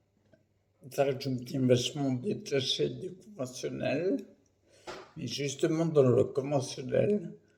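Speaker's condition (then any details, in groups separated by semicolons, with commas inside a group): Primary progressive multiple sclerosis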